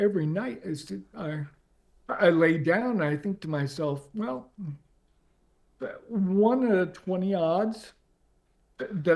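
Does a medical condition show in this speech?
Yes: ALS; progressive, onset leg.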